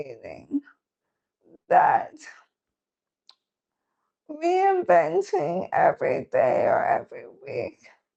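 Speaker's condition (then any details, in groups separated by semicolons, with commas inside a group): ALS; feeding tube; later insufficient oral intake, breathing impacted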